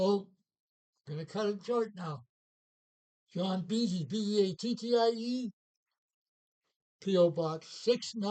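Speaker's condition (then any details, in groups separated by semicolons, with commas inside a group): Parkinson's; no voice the day before, can still say hello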